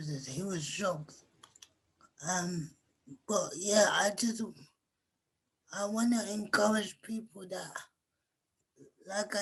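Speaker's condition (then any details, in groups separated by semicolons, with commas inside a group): Cerebral palsy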